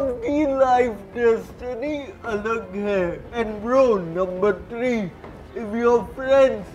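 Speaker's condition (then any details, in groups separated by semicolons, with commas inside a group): Cerebral palsy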